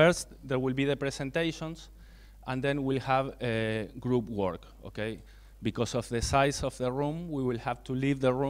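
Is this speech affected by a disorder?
No.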